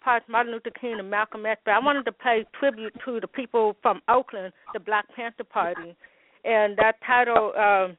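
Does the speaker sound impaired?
Yes: hearing loss with speech impediment; congenital hearing loss, umbilical cord wrapped around neck at birth, hearing aids since 15 months; wears hearing aids, learned sign language at four; speech impediment caused by hearing loss.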